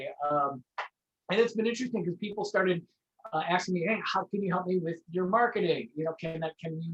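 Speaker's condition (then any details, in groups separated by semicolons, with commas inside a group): No condition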